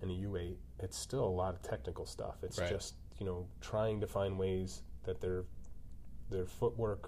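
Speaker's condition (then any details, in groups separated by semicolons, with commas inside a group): No condition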